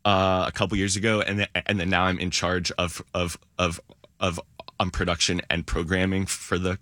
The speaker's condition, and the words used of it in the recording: Stuttering. I'm stuttering everywhere and all the time, and people are really patient and will listen and allow people to have the space to speak.